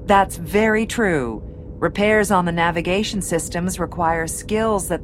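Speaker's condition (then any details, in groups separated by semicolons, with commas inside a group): No condition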